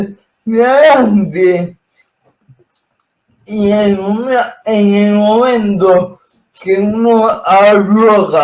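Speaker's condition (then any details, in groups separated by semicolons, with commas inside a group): Cerebral palsy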